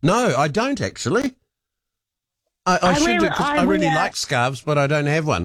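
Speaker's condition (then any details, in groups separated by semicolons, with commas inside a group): No condition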